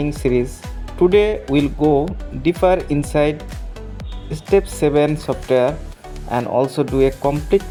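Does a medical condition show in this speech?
No.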